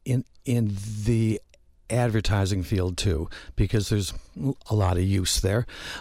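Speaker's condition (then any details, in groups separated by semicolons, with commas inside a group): Stutter, mild; self-described little stutter, noticeable to listeners; repeated words, prolonged sounds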